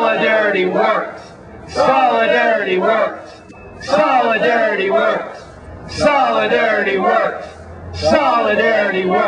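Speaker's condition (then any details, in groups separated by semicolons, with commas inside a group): No condition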